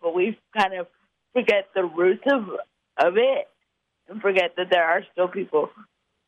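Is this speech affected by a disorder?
Yes: cerebral palsy; muscle spasms, trouble holding cup, drinks through straw, uses voice dictation software; chokes on liquids or spills when drinking from cup.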